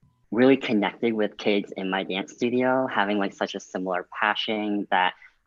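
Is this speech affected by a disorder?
Yes: cleft lip and palate.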